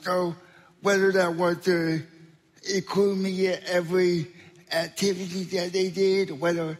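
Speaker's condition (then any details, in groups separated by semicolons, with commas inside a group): Spastic quadriplegic cerebral palsy; diagnosed at 6 months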